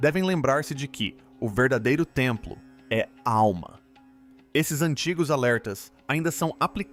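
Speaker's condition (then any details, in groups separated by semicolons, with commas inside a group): No condition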